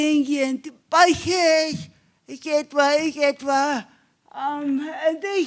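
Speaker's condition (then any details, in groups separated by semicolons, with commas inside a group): Cerebral palsy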